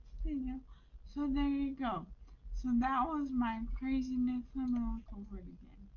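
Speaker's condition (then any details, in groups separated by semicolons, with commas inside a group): Brain injury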